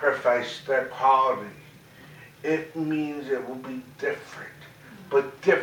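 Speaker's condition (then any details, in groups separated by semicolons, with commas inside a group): Cerebral palsy, mild; mainly affects speech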